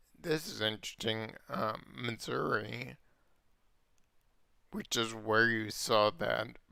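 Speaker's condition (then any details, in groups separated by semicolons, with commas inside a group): Multiple sclerosis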